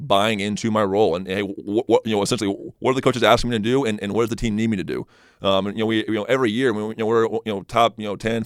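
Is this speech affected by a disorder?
Yes: stutter; stutter first noticed in high school, magnified on mission while learning Spanish; past speech therapists helped a little, detailed preparation learned from coach Lewis at Lone Peak; trips over words, can't get words out off the cuff, less when prepared, confident; here repeated sounds.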